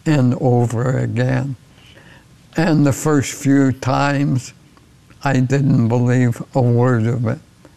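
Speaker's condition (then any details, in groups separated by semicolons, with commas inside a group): ALS; initial prognosis 2 to 5 years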